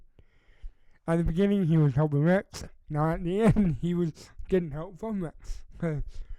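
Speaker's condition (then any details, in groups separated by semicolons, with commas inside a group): Cerebral palsy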